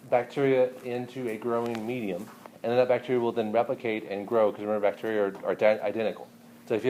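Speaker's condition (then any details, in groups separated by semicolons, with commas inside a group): No condition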